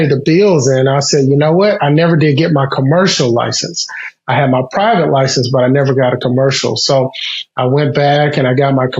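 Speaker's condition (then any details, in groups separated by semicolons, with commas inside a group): No condition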